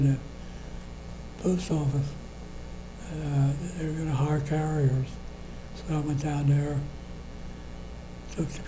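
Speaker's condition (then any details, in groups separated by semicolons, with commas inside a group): Parkinson's disease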